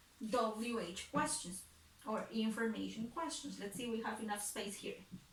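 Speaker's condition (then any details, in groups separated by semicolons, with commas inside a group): No condition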